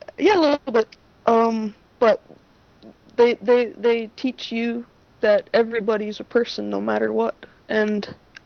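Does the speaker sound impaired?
Yes: stuttering; familial stuttering, oldest and youngest maternal uncles stutter, possibly a great uncle, very little therapy around age six; stutter noticeable to listeners, self-revealing; here repeated words.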